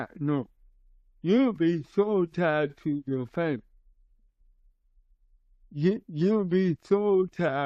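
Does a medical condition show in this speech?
Yes: cerebral palsy; from birth.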